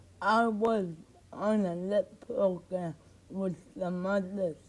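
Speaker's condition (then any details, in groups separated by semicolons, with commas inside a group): Cerebral palsy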